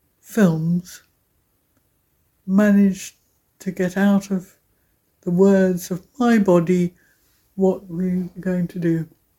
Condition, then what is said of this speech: Aphasia. And my voice is quieter, and